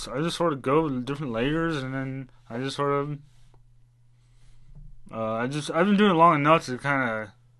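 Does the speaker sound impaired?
Yes: rapid onset dystonia-parkinsonism; affects speech, balance and dexterity, Parkinson-like characteristics.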